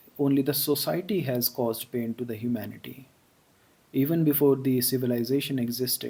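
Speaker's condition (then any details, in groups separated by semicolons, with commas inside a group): No condition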